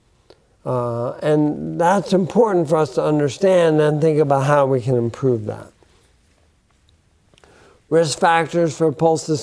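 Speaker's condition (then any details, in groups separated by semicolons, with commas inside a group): Bulbar onset ALS; affects speech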